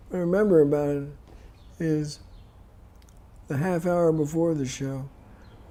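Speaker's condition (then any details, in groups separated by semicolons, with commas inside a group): Parkinson's disease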